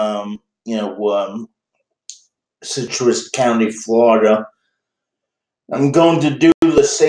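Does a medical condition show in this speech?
Yes: cerebral palsy.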